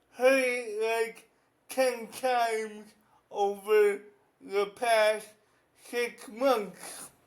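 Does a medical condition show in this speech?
Yes: cerebral palsy; affects whole body.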